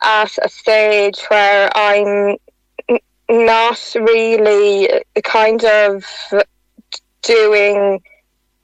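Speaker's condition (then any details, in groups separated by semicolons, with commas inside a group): Stutter; stutter since about age 3, childhood speech therapy without benefit, adult speech program, costa breathing helped; about 34 years since onset, stutter accepted, no current therapy or techniques; affected from teenage years, worsened over years, struggles to get words out, stutters on phone; prolonged sounds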